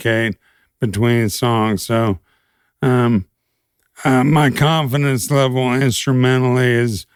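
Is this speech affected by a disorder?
Yes: ALS; motor neurons in brain and spinal cord, body stiffness.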